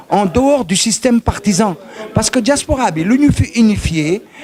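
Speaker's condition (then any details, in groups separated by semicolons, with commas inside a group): No condition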